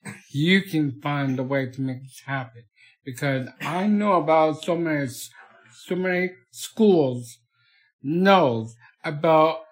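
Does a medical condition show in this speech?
Yes: Down syndrome.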